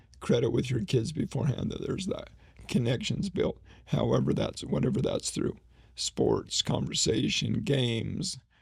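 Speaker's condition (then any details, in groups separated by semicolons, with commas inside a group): ALS; slowly progressing form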